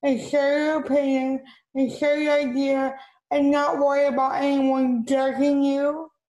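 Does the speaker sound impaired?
Yes: cerebral palsy; diagnosed at age 2, physical therapy, fall with injury after slipping on wet floor.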